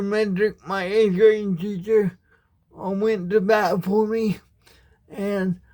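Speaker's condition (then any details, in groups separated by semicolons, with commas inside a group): Cerebral palsy, spastic, mild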